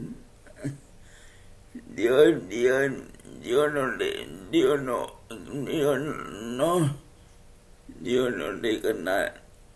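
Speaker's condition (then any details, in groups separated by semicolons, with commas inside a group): Cerebral palsy; speech affected by condition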